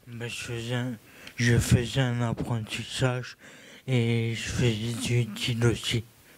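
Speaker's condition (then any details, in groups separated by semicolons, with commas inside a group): Acquired brain injury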